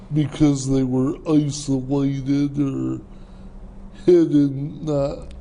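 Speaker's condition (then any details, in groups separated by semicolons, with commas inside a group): Cerebral palsy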